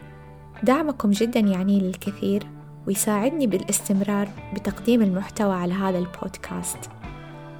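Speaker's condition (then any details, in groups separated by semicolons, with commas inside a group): No condition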